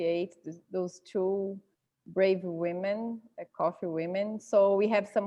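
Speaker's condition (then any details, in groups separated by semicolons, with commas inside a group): No condition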